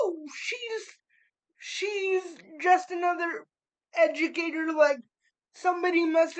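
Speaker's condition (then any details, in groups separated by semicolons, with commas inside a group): Cerebral palsy; spastic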